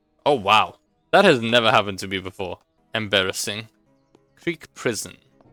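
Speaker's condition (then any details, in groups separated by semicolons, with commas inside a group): No condition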